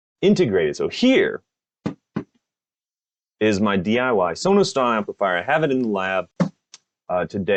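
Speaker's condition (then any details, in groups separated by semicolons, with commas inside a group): No condition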